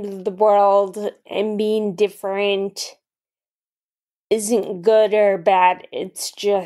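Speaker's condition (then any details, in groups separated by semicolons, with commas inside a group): Friedreich's ataxia, mild; mild speech issues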